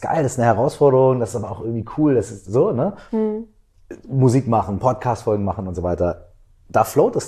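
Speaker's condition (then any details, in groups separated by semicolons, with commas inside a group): No condition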